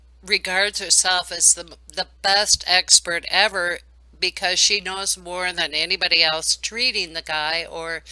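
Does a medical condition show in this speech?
No.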